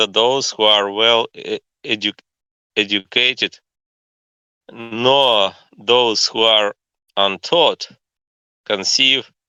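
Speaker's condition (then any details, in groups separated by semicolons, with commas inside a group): No condition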